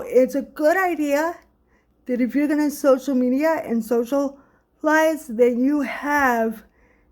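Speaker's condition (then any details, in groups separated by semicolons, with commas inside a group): Cerebral palsy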